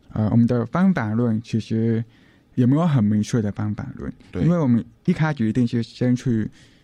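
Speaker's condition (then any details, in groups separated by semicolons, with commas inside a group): Hearing impairment; uses hearing aids; host hints hearing loss may be audible to listeners, says can speak well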